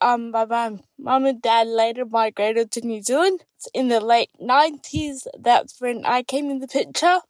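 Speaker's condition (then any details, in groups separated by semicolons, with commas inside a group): Cerebral palsy; diagnosed with cerebral palsy after birth in New Zealand, complex medical needs from childhood; ongoing therapy, attends therapy office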